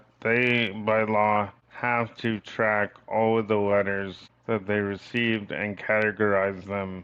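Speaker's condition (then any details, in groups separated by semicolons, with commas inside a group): Cerebral palsy; from birth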